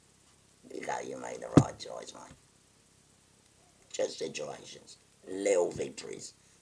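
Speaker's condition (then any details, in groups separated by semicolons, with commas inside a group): Total laryngectomy; voice valve speech, leaks leave no voice, electrolarynx backup, not heard in groups, swallow about 10%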